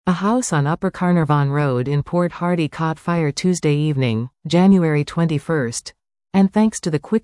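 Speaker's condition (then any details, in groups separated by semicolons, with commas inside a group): No condition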